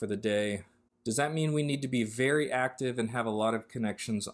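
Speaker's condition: No condition

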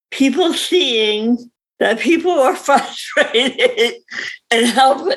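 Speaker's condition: Cerebral palsy; visible cerebral palsy

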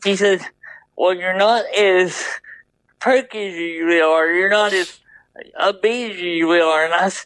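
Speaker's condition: Double hemiplegia cerebral palsy

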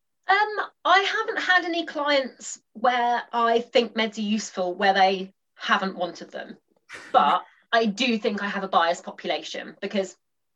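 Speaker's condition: No condition

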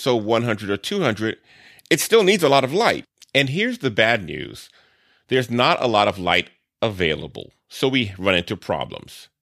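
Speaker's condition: No condition

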